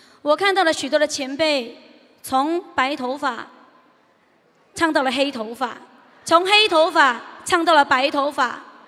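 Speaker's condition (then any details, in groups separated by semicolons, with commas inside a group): No condition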